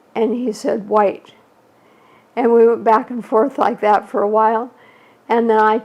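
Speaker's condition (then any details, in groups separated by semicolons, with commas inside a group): ALS; shortly after diagnosis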